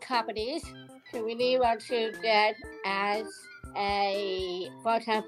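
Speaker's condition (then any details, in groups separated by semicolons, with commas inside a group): Down syndrome; present from birth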